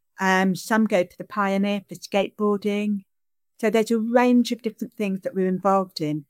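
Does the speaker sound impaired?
Yes: deafness; sign-supported English, signing and speaking at the same time.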